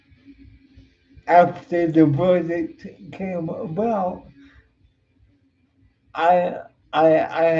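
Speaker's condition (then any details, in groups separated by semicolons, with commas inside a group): Cerebral palsy; uses wheelchair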